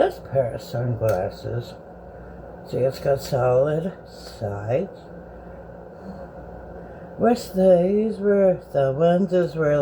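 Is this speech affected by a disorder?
Yes: Bell's palsy.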